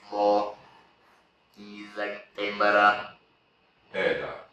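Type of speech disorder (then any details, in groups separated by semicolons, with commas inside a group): Electrolarynx speech; laryngectomy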